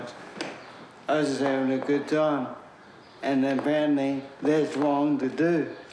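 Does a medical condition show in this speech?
Yes: traumatic brain injury; car accident.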